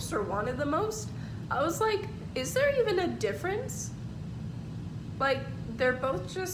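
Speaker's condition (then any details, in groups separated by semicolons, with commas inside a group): No condition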